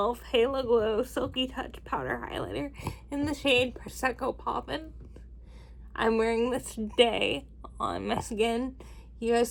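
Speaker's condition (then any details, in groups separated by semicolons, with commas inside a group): Cerebral palsy, spastic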